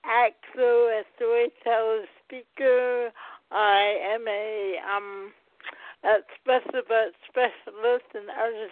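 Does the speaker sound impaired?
Yes: cerebral palsy, mild.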